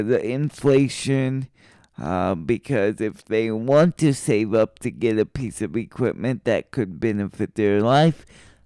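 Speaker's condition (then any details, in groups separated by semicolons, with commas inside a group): Cerebral palsy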